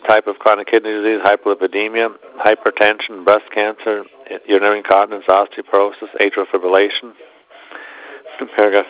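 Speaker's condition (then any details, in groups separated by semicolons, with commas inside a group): No condition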